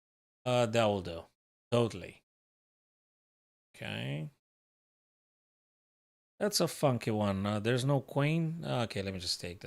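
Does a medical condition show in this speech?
No.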